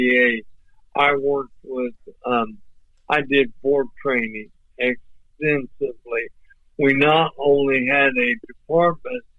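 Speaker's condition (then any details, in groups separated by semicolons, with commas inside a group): ALS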